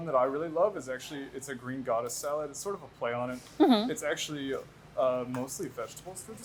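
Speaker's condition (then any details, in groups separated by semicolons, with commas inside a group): No condition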